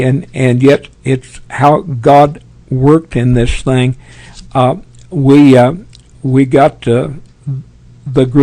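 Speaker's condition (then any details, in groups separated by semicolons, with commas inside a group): Parkinson's; tremors as early symptom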